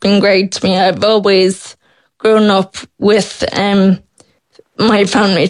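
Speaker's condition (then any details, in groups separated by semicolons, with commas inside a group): Friedreich's ataxia; diagnosed at 12 by professor King, Temple Street, onset late primary school, three spinal surgeries for scoliosis; speech expected to disappear within years, synthetic voice expected, swallowing to worsen needing thickeners, possible ventilator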